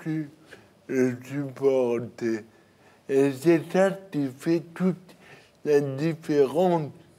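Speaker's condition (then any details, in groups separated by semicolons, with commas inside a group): Cerebral palsy; birth injury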